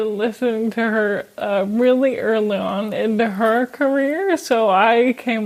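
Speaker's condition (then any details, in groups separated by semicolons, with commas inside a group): ALS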